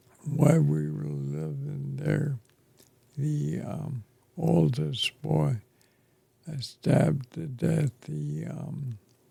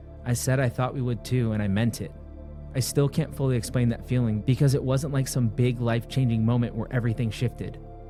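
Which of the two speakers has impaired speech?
The first: ALS; affects chest and throat; two and a half years in, weeks to live, refusing some intervention.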